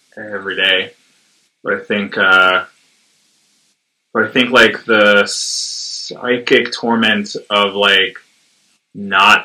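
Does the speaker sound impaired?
Yes: stuttering; tends toward covert stuttering, past speech therapy, deep breathing helps; stuttering holding back less than in previous years; tense throat, jaw and abdomen when stuttering, sometimes fluent for no reason; here prolonged sounds.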